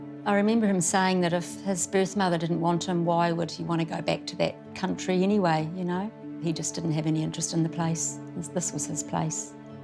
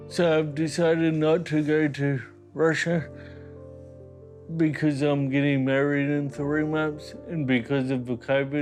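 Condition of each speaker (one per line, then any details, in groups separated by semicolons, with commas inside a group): No condition
Cerebral palsy; mild form; mainly affects speech, slight speech impediment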